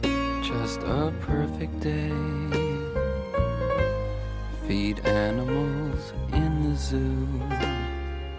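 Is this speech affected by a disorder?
No.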